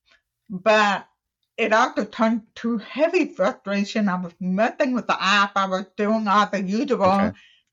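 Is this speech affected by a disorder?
Yes: deaf, cochlear implant user; hearing aid ages one to 33, cannot use phone; uses cochlear implant, follows familiar songs by memory.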